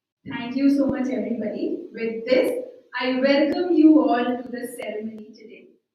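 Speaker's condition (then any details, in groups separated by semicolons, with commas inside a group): No condition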